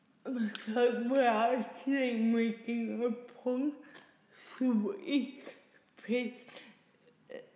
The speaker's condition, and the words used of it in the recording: Cerebral palsy. And I hear it because whenever I talk, I don't hear what you hear.